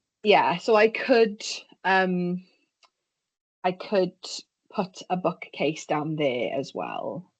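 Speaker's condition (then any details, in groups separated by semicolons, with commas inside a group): No condition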